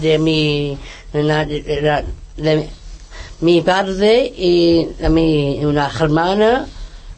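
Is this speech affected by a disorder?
Yes: Down syndrome.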